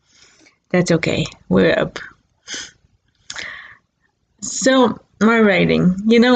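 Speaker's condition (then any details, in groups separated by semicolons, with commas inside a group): Cerebral palsy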